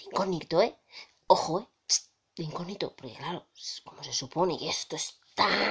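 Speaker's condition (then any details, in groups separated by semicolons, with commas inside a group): No condition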